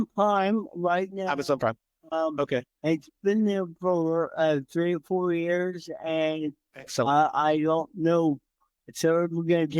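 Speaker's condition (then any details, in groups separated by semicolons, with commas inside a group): Cerebral palsy; from birth, entire left side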